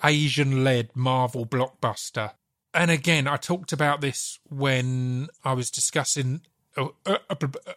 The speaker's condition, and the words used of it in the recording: Stuttering. I don't have my stammer when I'm playing characters, because if the character isn't meant to, I get it under control.